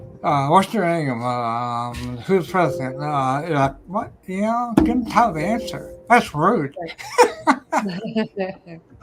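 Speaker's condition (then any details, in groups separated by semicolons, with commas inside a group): Ataxia; may slur speech, may sound drunk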